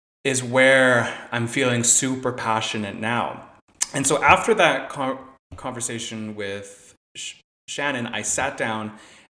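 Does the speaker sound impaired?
Yes: stutter; speech impediment, once felt as a reason not to speak up; past fear that speech would be garbled or caught in throat; here repeated sounds, blocks.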